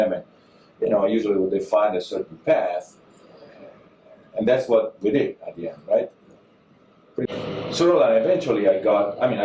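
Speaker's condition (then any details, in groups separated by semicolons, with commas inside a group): No condition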